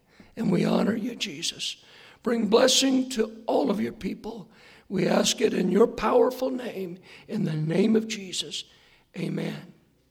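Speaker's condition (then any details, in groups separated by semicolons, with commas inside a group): Hoarseness after vocal cord surgery; not smooth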